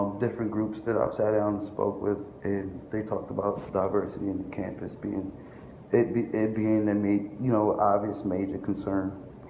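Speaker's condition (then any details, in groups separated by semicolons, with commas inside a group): No condition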